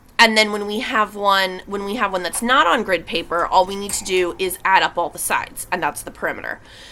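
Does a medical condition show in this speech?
No.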